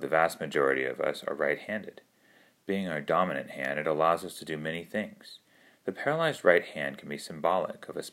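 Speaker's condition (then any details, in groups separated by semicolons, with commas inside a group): No condition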